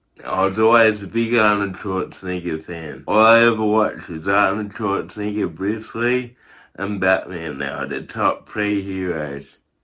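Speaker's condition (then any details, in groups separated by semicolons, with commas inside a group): Cerebral palsy; from birth, tight muscles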